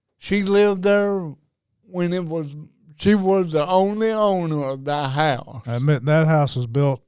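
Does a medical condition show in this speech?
Yes: cerebral palsy; diagnosed at about age two.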